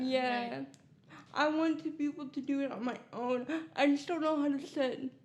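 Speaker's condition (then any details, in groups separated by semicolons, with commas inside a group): Cerebral palsy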